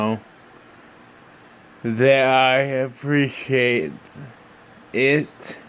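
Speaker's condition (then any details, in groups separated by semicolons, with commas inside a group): Brain injury (brain shearing)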